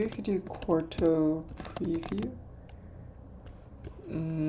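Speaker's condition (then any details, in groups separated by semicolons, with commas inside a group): No condition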